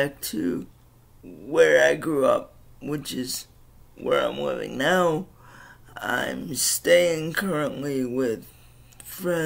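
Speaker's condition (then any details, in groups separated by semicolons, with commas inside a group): Cerebral palsy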